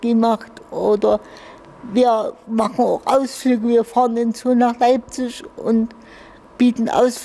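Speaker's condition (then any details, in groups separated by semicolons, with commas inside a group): Infantile cerebral palsy, spastic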